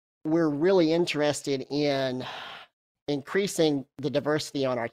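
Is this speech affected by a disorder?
Yes: cleft lip and palate.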